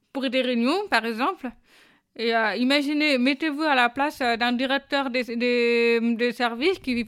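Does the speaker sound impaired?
Yes: bilateral congenital deafness; bilateral from birth, profound one side, Institut National des Jeunes Sourds Chambéry until 18.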